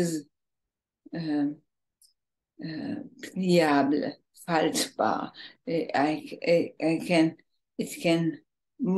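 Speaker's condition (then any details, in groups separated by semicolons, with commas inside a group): ALS, bulbar form, bulbar onset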